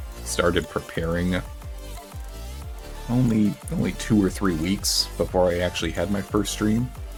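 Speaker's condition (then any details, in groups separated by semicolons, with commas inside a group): No condition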